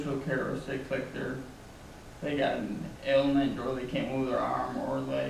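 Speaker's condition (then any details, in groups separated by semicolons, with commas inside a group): Traumatic brain injury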